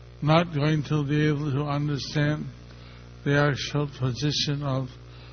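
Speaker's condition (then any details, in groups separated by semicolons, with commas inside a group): Stroke; understood only a little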